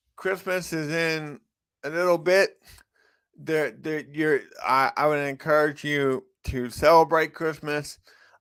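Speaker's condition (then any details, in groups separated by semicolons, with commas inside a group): Cerebral palsy; from birth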